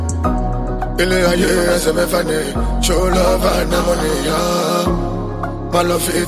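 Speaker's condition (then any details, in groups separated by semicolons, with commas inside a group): No condition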